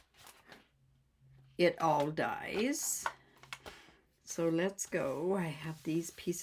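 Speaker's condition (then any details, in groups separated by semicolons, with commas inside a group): No condition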